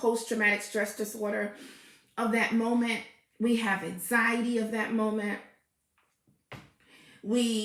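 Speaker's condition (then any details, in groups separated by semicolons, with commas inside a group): No condition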